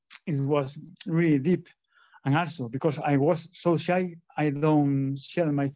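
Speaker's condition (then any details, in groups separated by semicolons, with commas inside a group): Stuttering; stutter in public speaking, attributed to lifelong shyness and introversion; stutters a lot when talking in public; prolonged sounds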